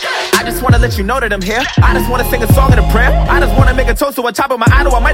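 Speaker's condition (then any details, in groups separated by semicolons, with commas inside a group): No condition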